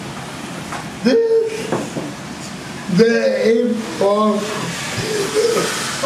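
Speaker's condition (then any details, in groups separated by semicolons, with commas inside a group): Cerebral palsy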